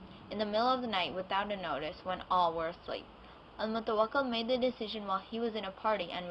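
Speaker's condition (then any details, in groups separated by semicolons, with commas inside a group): No condition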